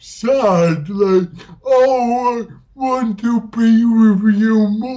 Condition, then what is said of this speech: Dysarthria. And it sounds like you have a little bit of a speech accent thing going on?